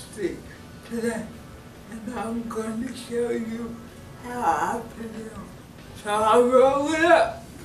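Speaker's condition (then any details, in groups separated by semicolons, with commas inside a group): Cerebral palsy; cerebral palsy, affects walking and hands; speech impairment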